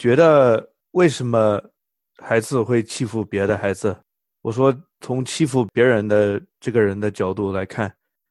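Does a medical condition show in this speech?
No.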